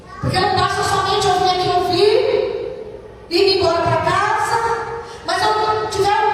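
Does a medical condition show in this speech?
No.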